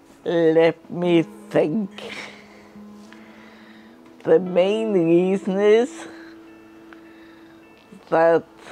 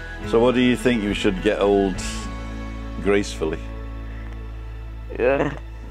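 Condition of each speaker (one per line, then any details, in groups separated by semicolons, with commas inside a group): Multiple sclerosis; may be slower
No condition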